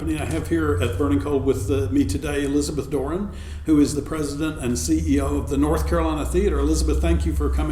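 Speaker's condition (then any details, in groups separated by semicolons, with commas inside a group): No condition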